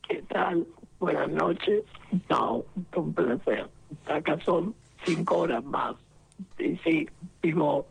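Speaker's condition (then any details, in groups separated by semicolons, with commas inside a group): Laryngectomy, esophageal speech; total laryngectomy for cancer of larynx and vocal cords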